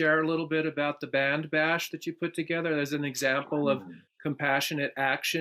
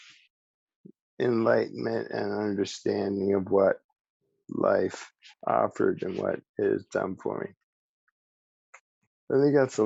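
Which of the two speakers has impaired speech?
The second: ALS; about 1.5 years since diagnosis, slow progression; speech still preserved.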